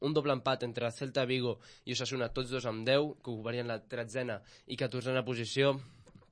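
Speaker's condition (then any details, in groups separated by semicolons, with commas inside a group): No condition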